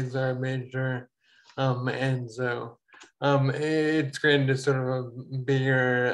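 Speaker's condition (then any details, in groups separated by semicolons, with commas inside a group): Ataxia; falls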